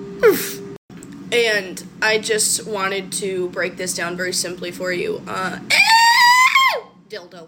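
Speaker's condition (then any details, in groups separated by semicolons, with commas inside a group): Tourette syndrome, coprolalia; involuntary motor and vocal tics, lack of control, self-hitting tics; frequent vocal tics while talking, set off by discussing swearing tics; blurts swear words and phrases like oof, doof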